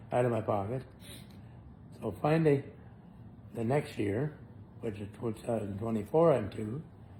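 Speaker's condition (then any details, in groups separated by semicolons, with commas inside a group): Motor neuron disease; recently diagnosed after breathing problems; shortness of breath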